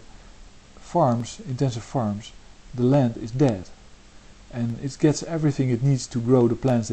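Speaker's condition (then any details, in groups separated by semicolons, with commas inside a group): No condition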